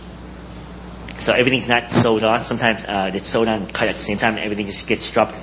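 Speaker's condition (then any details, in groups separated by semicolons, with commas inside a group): Cleft palate; congenital cleft palate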